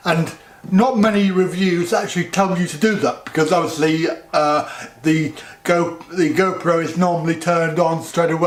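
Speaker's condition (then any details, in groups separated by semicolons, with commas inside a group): Cerebral palsy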